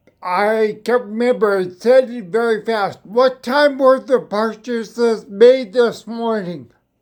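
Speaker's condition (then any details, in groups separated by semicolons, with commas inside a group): Spinocerebellar ataxia; speech sounds drunk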